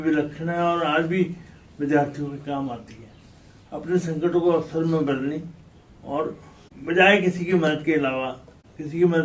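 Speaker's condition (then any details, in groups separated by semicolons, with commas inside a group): Cerebral palsy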